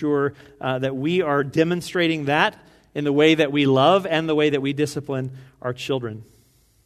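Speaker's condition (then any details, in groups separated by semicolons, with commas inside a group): No condition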